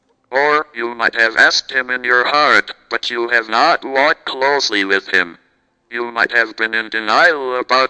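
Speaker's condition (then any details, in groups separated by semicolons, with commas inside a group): Cerebral palsy, speech-generating device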